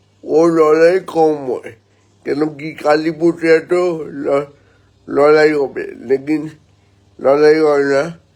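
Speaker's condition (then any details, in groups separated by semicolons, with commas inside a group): Cerebral palsy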